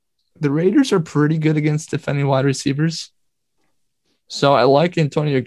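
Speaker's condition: No condition

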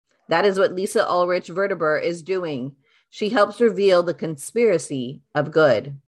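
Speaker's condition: No condition

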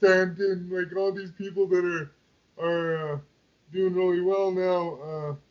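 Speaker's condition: Quadriplegic cerebral palsy; wheelchair user

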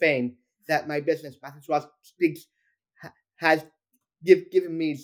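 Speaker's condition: Down syndrome; age about 27, about 26 or 27 years since birth diagnosis

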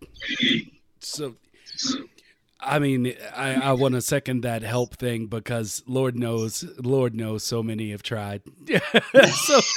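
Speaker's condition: No condition

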